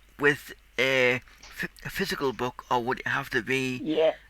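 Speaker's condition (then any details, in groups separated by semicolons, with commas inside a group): Cerebral palsy; tight muscles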